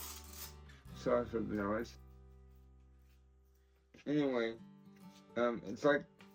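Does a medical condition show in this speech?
Yes: cerebral palsy; tends to mess up words.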